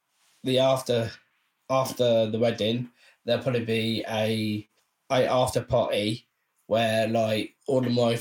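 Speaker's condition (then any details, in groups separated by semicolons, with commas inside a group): Down syndrome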